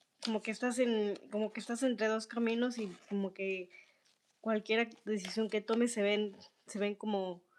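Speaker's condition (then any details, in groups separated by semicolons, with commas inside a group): No condition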